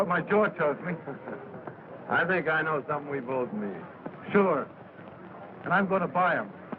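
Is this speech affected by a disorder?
No.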